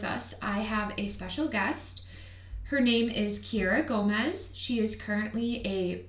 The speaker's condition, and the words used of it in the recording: No condition.